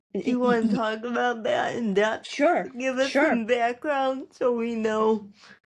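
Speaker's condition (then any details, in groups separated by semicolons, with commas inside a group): Cerebral palsy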